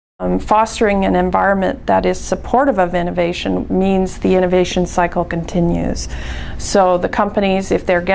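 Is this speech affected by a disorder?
No.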